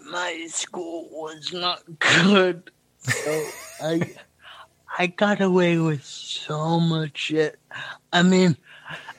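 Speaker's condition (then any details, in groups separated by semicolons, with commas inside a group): Cerebral palsy; noticeable speech impediment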